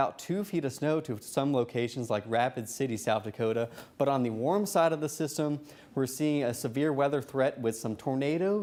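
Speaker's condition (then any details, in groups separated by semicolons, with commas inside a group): No condition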